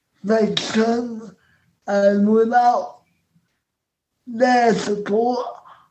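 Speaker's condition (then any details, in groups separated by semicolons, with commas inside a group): Cerebral palsy; on medication three times daily after food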